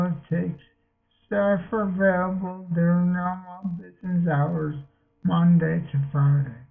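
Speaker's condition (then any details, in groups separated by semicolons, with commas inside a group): Multiple sclerosis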